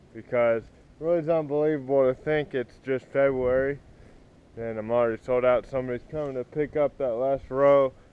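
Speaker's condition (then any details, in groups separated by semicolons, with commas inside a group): Cerebral palsy; spastic, affects walking and legs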